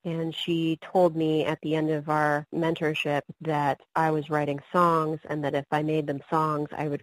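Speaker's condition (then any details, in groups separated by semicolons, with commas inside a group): No condition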